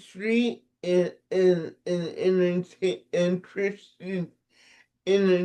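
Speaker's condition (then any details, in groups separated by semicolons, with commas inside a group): Cerebral palsy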